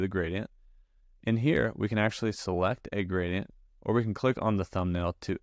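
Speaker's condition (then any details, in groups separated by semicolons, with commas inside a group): No condition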